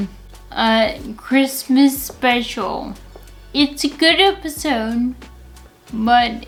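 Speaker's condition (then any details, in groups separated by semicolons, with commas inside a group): Friedreich's ataxia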